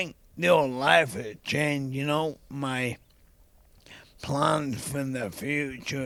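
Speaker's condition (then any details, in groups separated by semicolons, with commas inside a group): ALS; young onset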